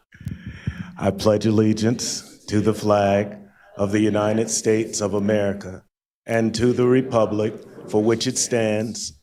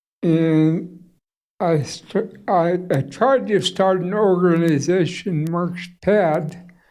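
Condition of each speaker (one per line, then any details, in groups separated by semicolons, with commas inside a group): No condition
Traumatic brain injury; cannot talk well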